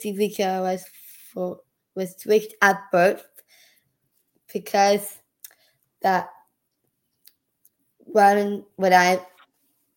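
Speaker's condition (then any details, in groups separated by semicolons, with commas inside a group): Down syndrome; age 14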